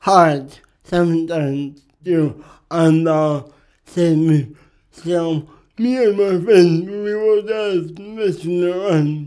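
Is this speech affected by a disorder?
Yes: cerebral palsy; speech can be hard sometimes.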